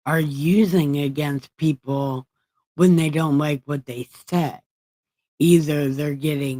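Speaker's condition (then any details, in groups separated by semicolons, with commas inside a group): Brain injury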